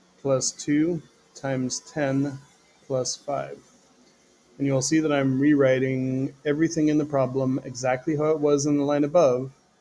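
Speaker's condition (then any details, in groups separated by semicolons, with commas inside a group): No condition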